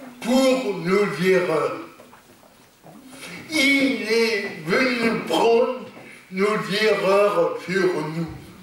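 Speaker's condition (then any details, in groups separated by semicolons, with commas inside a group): Cerebral palsy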